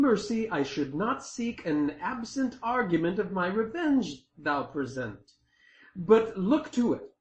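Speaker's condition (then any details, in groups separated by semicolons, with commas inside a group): No condition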